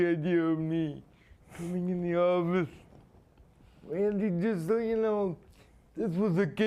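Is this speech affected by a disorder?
Yes: spastic quadriplegia.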